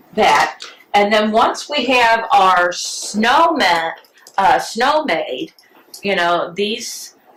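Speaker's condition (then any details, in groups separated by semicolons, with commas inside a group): No condition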